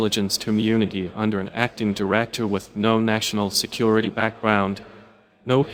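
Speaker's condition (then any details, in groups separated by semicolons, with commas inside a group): No condition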